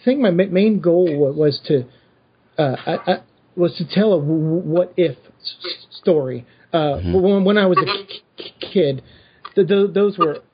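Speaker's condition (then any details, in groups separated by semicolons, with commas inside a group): Stutter; noticeable enough that listeners might mistake it for audio problems; repeated sounds, repeated words, prolonged sounds, blocks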